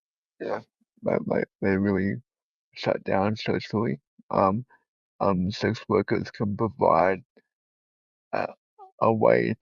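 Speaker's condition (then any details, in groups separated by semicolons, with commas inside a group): Cerebral palsy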